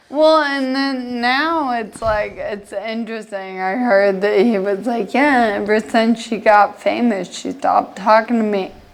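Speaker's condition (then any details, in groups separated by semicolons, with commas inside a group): Friedreich's ataxia; progressive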